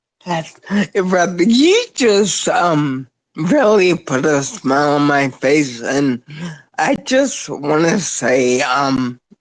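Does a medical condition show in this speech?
Yes: spinocerebellar ataxia.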